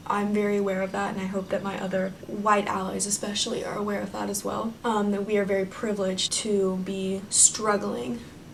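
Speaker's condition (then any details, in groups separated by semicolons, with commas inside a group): No condition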